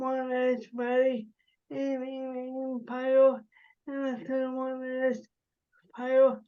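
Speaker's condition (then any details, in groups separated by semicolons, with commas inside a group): Cerebral palsy; spasticity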